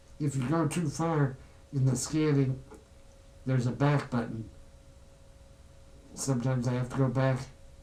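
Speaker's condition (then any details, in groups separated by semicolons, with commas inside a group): Spinal muscular atrophy type two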